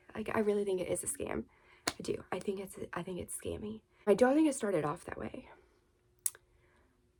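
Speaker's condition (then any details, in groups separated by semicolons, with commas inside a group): No condition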